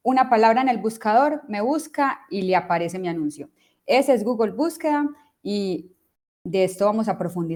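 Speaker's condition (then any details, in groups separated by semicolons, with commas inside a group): No condition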